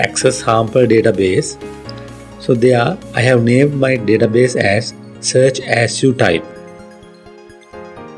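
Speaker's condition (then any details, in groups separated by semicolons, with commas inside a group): No condition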